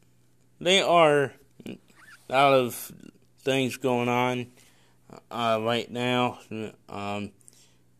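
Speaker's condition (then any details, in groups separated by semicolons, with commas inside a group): Cerebral palsy; congenital, no known medical cause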